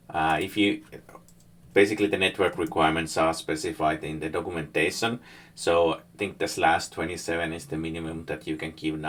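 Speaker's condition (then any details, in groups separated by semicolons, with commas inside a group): No condition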